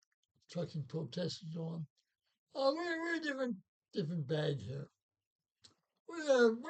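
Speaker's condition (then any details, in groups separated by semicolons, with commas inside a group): Parkinson's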